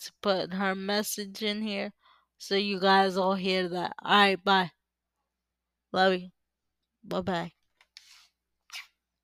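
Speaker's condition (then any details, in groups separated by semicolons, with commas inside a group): Cerebral palsy; uses power wheelchair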